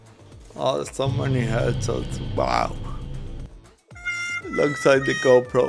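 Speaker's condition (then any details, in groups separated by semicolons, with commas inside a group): Cerebral palsy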